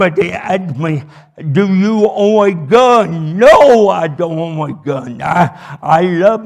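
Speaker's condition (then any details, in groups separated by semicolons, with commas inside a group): Cerebral palsy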